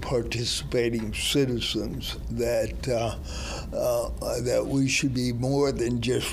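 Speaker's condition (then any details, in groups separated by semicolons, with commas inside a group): Cerebral palsy; present from birth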